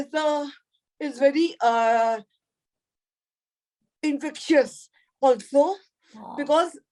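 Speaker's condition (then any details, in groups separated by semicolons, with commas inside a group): Cerebral palsy; could not talk in early childhood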